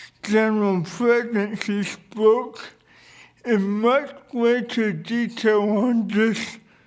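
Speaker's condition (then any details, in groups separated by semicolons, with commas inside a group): Cerebral palsy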